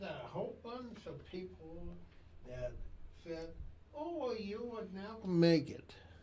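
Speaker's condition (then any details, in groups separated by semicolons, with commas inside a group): Cerebral palsy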